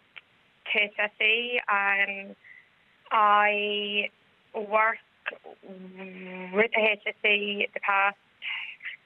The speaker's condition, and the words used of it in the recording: Stuttering. Like, it actually makes you stutter worse.